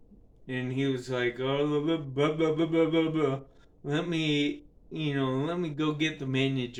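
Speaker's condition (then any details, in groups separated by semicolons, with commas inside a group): Cerebral palsy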